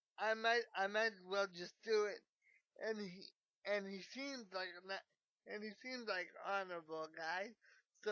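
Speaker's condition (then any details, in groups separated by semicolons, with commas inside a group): Cerebral palsy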